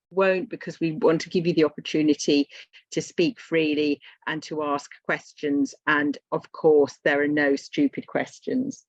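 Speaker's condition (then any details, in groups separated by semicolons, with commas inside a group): No condition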